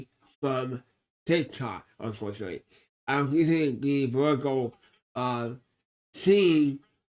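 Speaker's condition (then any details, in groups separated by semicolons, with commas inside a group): Cerebral palsy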